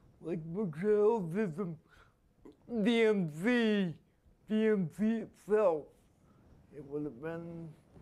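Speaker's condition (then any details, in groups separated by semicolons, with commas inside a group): Spastic quadriplegia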